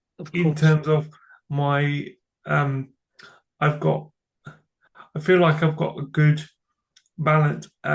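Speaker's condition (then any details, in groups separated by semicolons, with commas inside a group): Cerebral palsy; from birth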